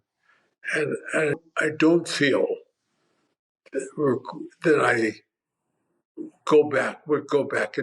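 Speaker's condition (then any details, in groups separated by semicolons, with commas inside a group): Primary lateral sclerosis; tongue, voice, left arm spasticity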